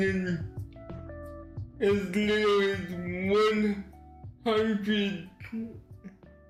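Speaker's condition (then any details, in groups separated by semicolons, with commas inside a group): Cerebral palsy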